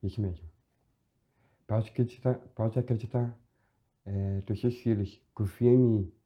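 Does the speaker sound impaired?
Yes: Down syndrome; trisomy 21, 47 chromosomes, present from birth, 26 years old.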